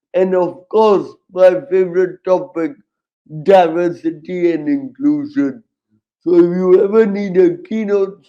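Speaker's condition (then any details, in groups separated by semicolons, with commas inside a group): Cerebral palsy, severe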